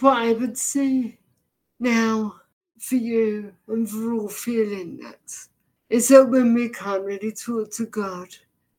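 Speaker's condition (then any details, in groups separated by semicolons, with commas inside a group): Deafness, severe; progressive, hard of hearing to partially deaf to current level, brain misinterprets sounds and speech, also visually impaired; can hardly understand speech, vocabulary partly picked up from reading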